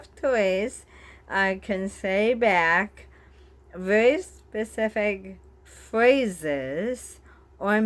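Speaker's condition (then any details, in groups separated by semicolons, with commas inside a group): Bulbar ALS, bulbar onset; still speaks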